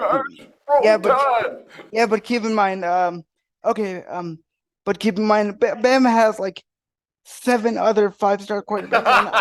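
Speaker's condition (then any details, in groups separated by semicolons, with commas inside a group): Cerebral palsy; wheelchair user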